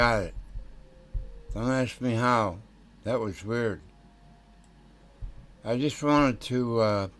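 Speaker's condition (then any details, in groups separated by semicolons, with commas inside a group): Tongue cancer; tongue tumor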